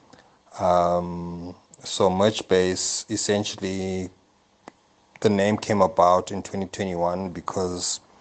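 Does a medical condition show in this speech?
No.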